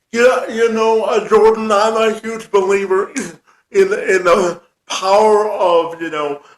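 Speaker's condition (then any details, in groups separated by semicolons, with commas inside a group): Cerebral palsy; present from birth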